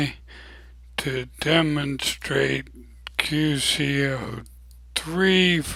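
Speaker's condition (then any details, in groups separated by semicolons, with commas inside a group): ALS; abnormally slow voice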